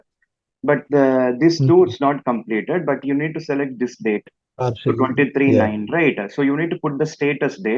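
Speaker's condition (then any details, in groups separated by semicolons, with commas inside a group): No condition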